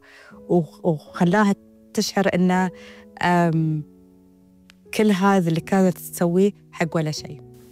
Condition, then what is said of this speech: Stuttering. نفس ما قلت لك، ما كنت أتخيل أني أني أني أني أكون أم.